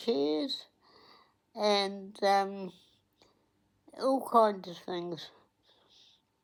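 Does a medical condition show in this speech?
Yes: cerebral palsy; onset at 8 days old.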